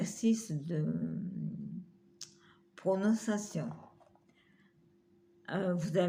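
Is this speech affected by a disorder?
Yes: multiple sclerosis.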